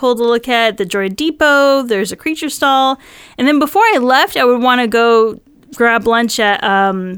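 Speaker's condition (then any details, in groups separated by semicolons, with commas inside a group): No condition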